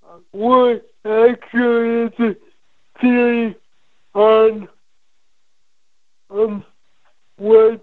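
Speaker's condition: Cerebral palsy; hands open better about three days

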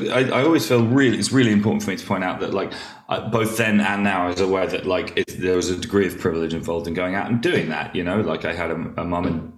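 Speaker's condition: No condition

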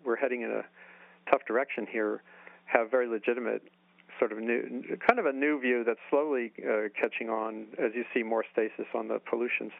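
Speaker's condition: No condition

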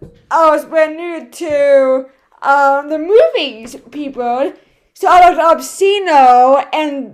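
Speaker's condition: Cerebral palsy, right side

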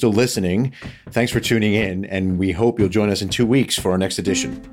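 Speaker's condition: No condition

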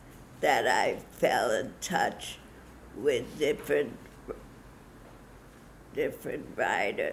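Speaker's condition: Parkinson's disease; stopped listening to doctor after diagnosis

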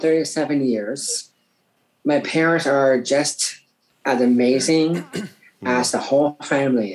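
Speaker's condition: Down syndrome; from birth

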